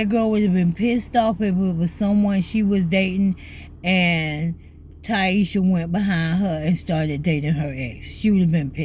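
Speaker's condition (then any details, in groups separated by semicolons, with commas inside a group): ALS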